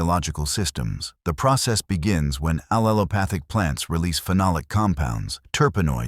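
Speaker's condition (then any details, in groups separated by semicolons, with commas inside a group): No condition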